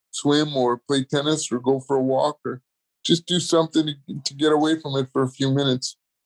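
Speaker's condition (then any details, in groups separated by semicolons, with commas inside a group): Cerebral palsy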